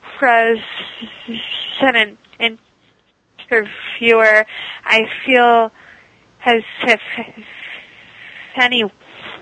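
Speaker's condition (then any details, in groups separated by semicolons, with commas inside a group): Stuttering; very severe third grade, worse high school, speakeasy from Dr. John Haskell, speech therapy helped core; moderate, occasional speakeasy in-ear delayed auditory feedback device, not worn on show; device cuts stuttering about 95%, still stutters at sentence onset, worse around unfamiliar people, sometimes avoids talking; repeated sounds, prolonged sounds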